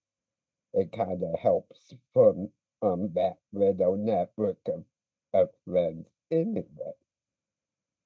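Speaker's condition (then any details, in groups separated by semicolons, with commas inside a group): Speech impediment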